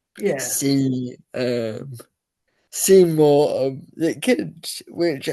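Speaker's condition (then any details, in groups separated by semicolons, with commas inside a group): Cerebral palsy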